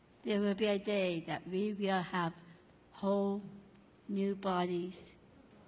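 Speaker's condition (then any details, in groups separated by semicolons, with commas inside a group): Down syndrome; depends on others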